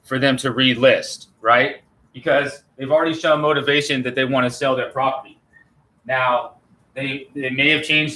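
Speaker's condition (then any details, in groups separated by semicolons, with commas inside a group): No condition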